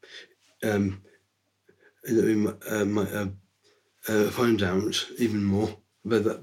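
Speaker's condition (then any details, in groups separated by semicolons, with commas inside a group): Down syndrome; from birth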